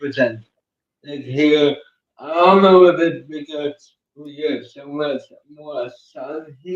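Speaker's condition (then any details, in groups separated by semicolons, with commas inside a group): Cerebral palsy; uses one hand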